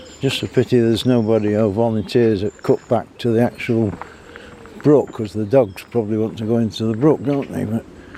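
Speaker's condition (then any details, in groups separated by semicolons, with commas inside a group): No condition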